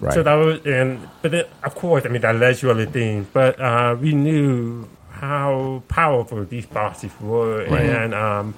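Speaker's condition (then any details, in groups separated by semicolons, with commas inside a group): Profound deafness, deaf accent; born profoundly deaf, 95 db loss both ears, cause unknown, sensorineural, cochlear implant, earlier hearing aids; hears through cochlear implant on side of head, hearing aids gave about 10% of current hearing; sounds different, listeners ask where accent is from, parents taught speech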